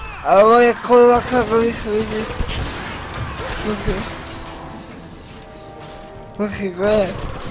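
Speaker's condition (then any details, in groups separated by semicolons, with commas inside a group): Cerebral palsy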